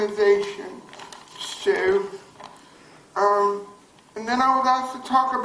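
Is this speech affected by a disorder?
Yes: cerebral palsy.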